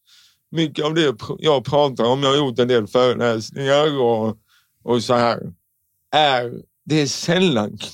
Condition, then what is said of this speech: Cerebral palsy. Till och med jag med talfel fixar det.